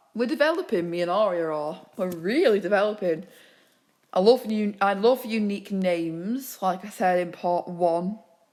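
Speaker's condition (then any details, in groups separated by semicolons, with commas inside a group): No condition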